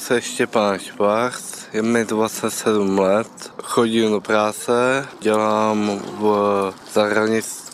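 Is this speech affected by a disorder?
Yes: Down syndrome; congenital, Down syndrome since birth; age 27; speaks very well, formulates answers, understands questions, communicates well, not a given with Down syndrome.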